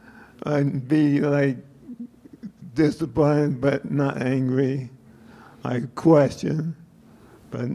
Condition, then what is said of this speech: Parkinson's disease. The impacts, well, first my voice. Obviously, I don't speak that well.